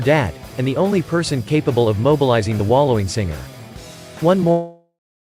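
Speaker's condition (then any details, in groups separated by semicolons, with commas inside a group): No condition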